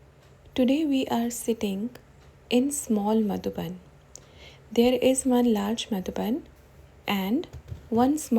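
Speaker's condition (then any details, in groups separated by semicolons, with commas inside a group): No condition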